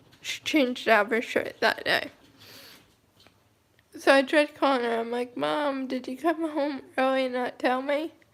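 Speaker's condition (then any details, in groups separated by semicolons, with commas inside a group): Cerebral palsy, mild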